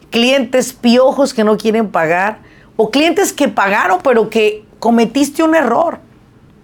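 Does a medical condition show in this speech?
No.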